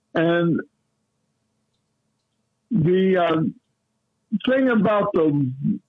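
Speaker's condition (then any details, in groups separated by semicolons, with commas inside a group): Cerebral palsy; lifelong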